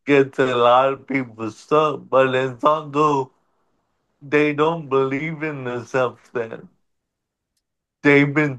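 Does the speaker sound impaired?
Yes: cerebral palsy; present from birth, could walk a little as a child, wheelchair over the years; uses wheelchair.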